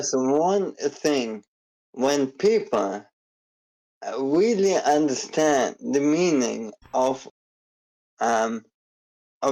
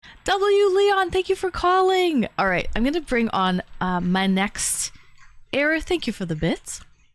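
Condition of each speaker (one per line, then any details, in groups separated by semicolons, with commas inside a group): ALS; struggles to form sentences while speaking
No condition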